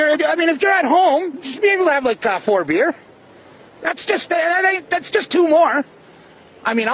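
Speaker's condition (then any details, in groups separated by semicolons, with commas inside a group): No condition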